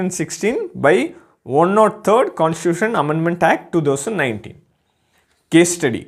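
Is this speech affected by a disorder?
No.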